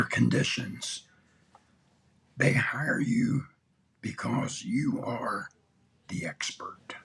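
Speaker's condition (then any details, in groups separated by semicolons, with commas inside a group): Throat cancer; tracheostomy tube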